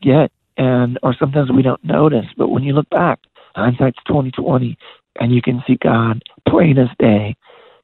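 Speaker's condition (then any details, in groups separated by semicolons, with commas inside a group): Voice disorder; progressive voice disorder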